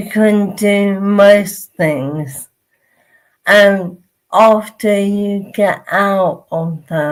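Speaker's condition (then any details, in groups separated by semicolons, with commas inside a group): Motor neurone disease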